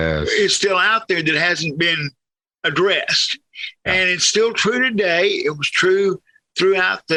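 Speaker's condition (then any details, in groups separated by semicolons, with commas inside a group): Cerebral palsy, severe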